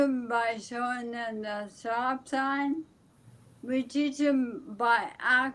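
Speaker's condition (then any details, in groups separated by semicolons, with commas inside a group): ALS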